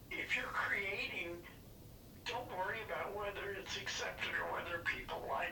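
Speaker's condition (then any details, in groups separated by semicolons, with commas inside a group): Parkinson's disease; diagnosed 5-6 years ago, hand tremors, deep brain stimulation both sides, first 1.5 years ago; tremors largely controlled, battery pack, switched on and off with mini iPod, not all symptoms relieved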